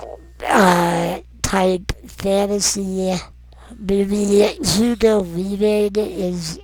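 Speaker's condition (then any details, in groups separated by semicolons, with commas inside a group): Non-progressive muscular dystrophy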